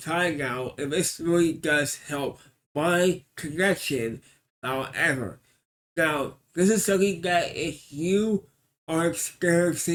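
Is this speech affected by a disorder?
Yes: cerebral palsy.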